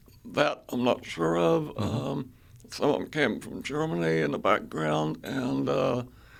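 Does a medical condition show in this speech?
Yes: spasmodic dysphonia; about 15 years since onset, botox into vocal cords six-monthly.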